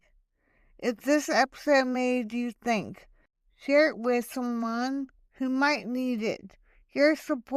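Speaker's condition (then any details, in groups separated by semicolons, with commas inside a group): Hemiplegic cerebral palsy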